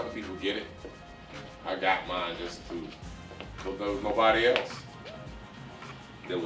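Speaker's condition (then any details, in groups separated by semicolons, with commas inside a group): No condition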